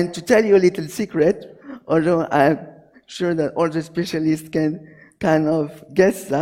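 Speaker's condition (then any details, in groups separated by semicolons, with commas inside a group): Cerebral palsy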